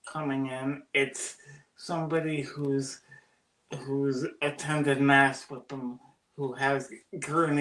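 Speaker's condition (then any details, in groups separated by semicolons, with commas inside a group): Cerebral palsy; oxygen loss at birth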